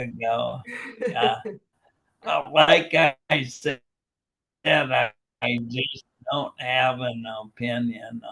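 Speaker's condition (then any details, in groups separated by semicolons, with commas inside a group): Primary lateral sclerosis, bulbar onset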